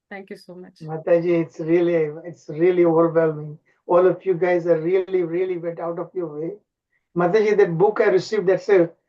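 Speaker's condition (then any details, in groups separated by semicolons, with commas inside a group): No condition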